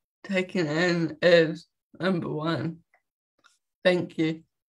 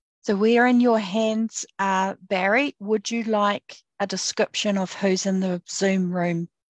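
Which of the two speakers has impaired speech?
The first: cerebral palsy; walks, no wheelchair.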